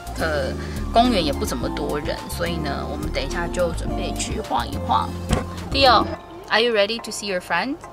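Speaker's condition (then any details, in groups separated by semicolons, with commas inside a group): No condition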